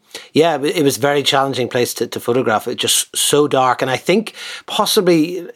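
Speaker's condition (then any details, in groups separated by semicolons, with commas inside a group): No condition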